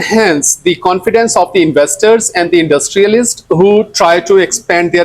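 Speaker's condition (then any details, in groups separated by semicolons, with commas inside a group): No condition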